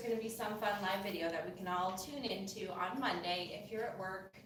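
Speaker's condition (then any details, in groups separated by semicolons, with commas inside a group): No condition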